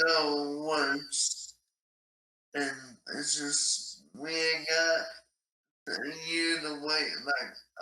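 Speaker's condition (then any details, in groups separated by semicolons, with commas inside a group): ALS; very aggressive fast-progressing form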